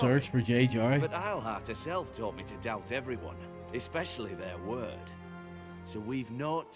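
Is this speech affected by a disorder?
No.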